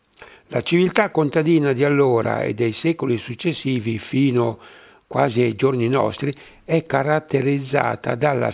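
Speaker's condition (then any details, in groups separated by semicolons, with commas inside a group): No condition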